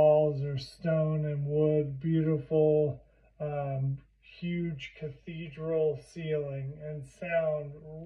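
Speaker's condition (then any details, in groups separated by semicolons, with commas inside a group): Primary lateral sclerosis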